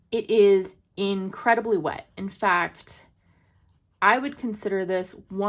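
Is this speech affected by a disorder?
No.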